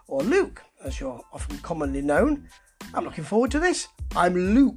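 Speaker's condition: No condition

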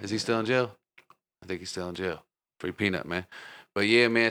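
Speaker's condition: No condition

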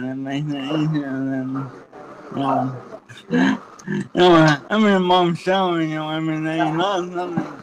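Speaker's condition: ALS; young onset, first symptoms around 18 or 19, weakness in hands and legs, diagnosed at 21 via neurologist and local ALS clinic

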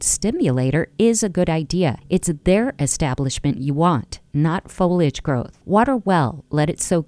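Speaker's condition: No condition

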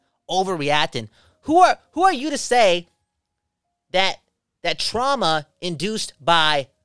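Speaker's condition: No condition

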